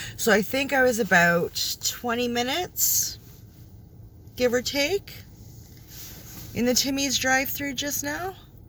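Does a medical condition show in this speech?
No.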